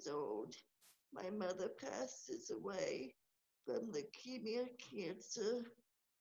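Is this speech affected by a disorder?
Yes: cerebral palsy; from birth, fever after birth, moved to Stillwater Oklahoma, diagnosed soon after, hip surgery around 11.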